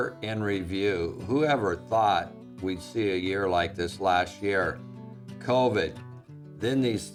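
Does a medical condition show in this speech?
No.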